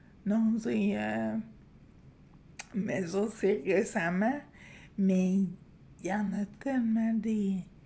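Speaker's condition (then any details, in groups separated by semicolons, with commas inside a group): Friedreich's ataxia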